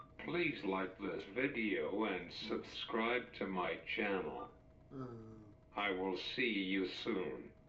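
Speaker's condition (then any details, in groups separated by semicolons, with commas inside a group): Cerebral palsy; uses wheelchair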